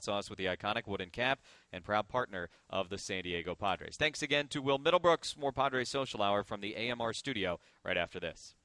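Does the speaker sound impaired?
No.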